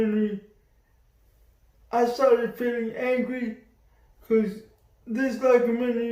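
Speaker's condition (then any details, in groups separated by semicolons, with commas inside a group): Cerebral palsy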